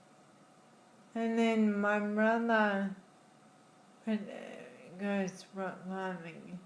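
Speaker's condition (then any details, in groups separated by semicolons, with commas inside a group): Friedreich's ataxia; diagnosed in childhood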